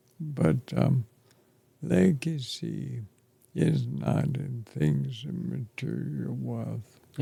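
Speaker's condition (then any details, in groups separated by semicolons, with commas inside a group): ALS; affects chest and throat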